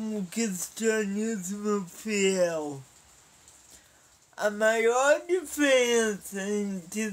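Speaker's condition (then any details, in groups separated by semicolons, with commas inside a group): Paralysis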